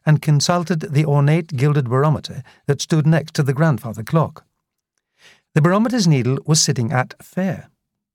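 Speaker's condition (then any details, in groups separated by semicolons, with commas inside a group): No condition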